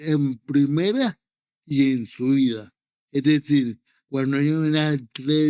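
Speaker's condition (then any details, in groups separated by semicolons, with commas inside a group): Cerebral palsy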